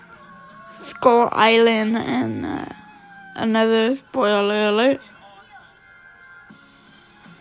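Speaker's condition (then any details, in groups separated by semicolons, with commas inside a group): Cerebral palsy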